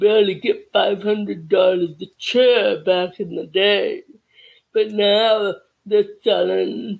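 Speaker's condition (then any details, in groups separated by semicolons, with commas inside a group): Cerebral palsy; childhood speech therapy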